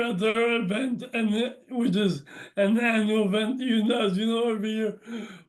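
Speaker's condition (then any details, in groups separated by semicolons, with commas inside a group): Brain injury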